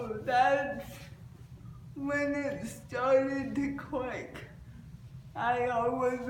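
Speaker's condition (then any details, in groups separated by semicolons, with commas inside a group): Cerebral palsy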